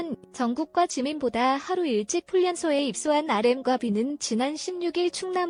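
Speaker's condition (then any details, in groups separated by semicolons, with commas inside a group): No condition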